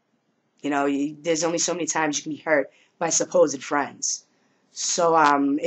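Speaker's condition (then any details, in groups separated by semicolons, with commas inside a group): No condition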